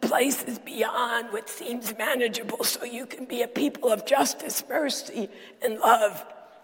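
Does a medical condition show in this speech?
Yes: dysphonia; not a sore throat.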